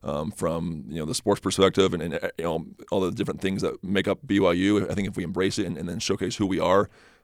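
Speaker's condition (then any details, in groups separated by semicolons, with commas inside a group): Stutter; stutter first noticed in high school, not as a child, magnified speaking Spanish as a missionary; has seen speech therapists, helped a little, uses detailed preparation to reduce stuttering; stutters off the cuff, trips over words, can't get a word out, less when prepared and confident; repeated words, prolonged sounds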